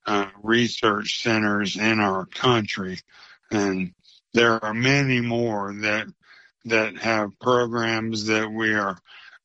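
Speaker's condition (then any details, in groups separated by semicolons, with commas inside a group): ALS; slower progression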